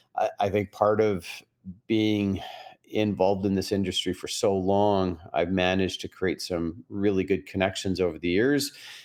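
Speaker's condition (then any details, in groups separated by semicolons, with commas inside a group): No condition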